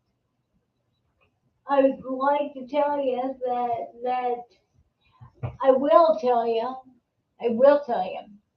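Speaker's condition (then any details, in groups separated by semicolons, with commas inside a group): Multiple sclerosis; secondary progressive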